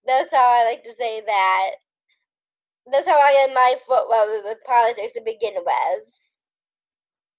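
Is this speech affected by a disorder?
Yes: Down syndrome.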